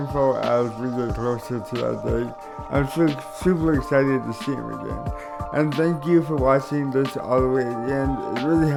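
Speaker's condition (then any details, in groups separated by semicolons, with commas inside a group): Cerebral palsy; caused by stroke at birth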